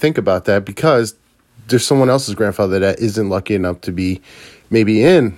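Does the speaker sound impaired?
No.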